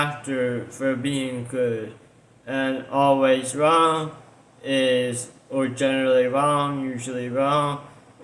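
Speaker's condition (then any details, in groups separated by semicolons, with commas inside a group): Tongue cancer surgery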